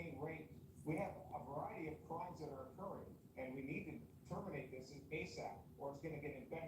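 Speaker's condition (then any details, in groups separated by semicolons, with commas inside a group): No condition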